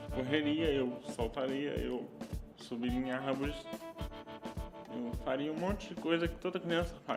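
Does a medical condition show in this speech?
Yes: cerebral palsy; affects motor coordination.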